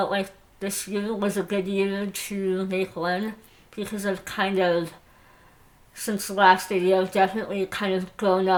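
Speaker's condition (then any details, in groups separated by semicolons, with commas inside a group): Moebius syndrome; muscle transplant surgery ages 6 and 7, bilateral smile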